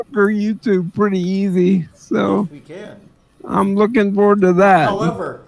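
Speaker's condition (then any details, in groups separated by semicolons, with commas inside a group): Cerebral palsy; speech sounds drunk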